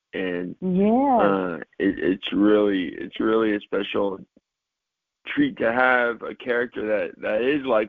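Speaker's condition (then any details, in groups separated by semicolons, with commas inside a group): Cerebral palsy, mild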